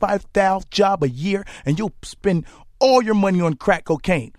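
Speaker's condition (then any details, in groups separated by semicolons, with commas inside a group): No condition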